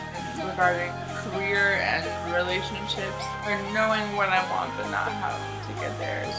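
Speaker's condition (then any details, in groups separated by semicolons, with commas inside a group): Cerebral palsy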